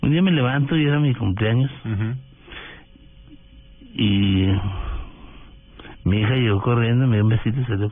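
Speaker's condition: Parkinson's disease; under care of leading Colombian Parkinson's neurologist

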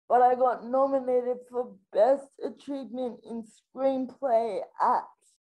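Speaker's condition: Spastic quadriplegic cerebral palsy; from being born three months premature, full-time electric wheelchair user

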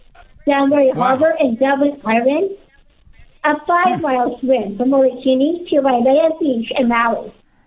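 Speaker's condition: Down syndrome; speaks across country

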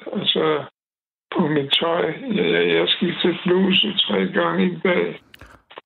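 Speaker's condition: Drug-induced parkinsonism; not Parkinson's disease, psychiatric medication side effects, medication change planned, previously tried Cyprexa; hands shaking, mouth corners moving almost constantly, teeth knocking together, drooling, two kitchen rolls daily

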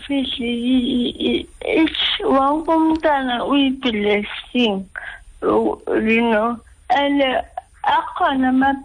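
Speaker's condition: Cerebral palsy, ataxic; from birth, does things more slowly than others; able to speak

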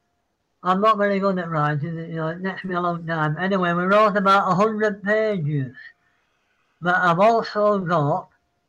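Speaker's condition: Parkinson's; apologizes mid-sentence

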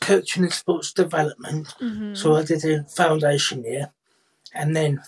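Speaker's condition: Cerebral palsy, profound hearing loss; speaks clearly despite deafness

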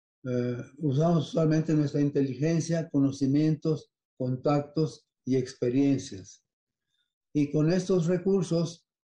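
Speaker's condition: Parkinson's disease; onset 12 to almost 13 years ago, age 93, dopamine pills, affects smell, taste, balance, body rigidity

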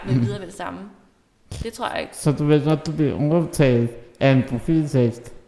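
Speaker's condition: Muscular dystrophy (muskelsvind); hereditary, recessive, both parents carry gene fault, has helper, does not eat neatly

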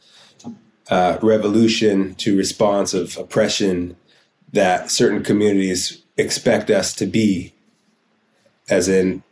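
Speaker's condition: No condition

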